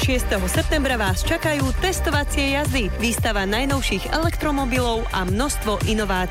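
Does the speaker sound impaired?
No.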